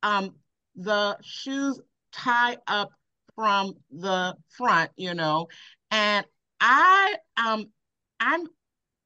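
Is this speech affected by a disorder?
Yes: aphasia after stroke; cause stroke; seeing a therapist, keeps talking to improve; comprehends well but cannot repeat, viewer describes speech as clear.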